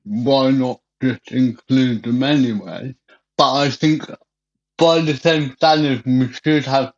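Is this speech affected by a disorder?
Yes: cerebral palsy; birth complications, breathing stopped, cesarean, incubator, walked fine until 5, then physiotherapy, walking frame, wheelchair.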